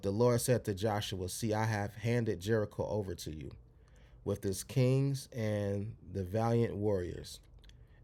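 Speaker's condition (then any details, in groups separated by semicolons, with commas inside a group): No condition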